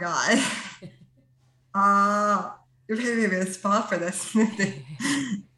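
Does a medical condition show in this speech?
Yes: Down syndrome.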